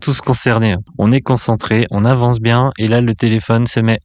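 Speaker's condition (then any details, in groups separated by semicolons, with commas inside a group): No condition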